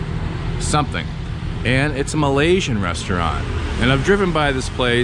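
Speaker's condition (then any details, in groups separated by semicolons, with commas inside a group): No condition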